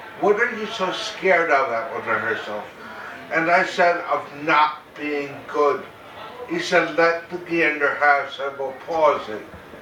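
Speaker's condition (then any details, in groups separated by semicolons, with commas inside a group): Cerebral palsy, mild; mainly affects speech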